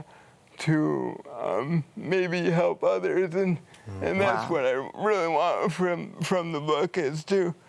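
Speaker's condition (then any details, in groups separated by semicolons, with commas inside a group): Cerebral palsy; from birth, premature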